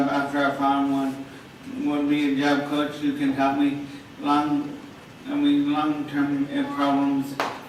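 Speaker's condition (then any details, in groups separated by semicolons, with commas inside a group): Traumatic brain injury; hit while cycling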